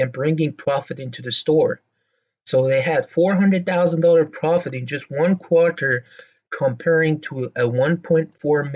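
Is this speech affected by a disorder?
No.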